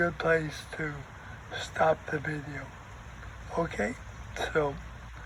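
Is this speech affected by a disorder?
Yes: ALS.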